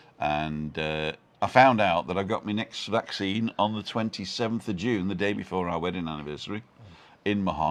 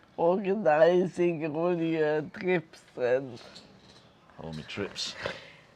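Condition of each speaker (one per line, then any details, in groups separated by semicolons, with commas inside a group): No condition
Multiple sclerosis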